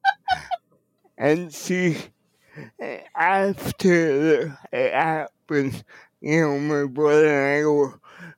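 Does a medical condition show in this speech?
Yes: cerebral palsy; wheelchair user.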